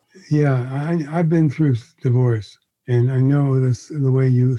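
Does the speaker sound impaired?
Yes: Parkinson's disease; onset around 81st birthday, face frozen like a mask at diagnosis, confirmed by neurologist; chief symptom torpor, sluggishness, lethargy rather than shakes, exhaustion.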